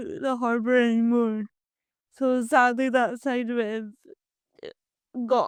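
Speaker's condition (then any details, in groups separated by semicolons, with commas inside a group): Cerebral palsy; from birth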